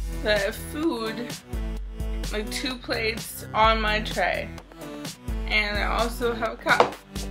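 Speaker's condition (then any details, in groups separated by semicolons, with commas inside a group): Cerebral palsy, mild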